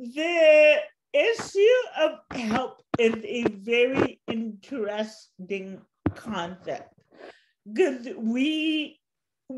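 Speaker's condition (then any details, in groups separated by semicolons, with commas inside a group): Cerebral palsy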